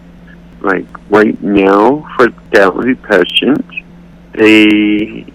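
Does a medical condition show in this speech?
Yes: cerebral palsy; declined voice surgery due to risk of losing speech.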